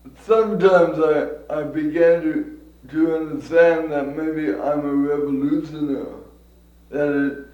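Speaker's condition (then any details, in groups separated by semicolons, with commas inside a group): Cerebral palsy; from birth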